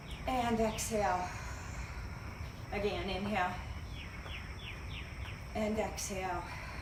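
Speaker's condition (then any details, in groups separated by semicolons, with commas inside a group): No condition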